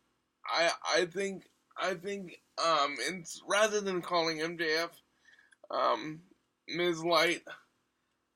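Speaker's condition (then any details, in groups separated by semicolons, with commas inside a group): Cerebral palsy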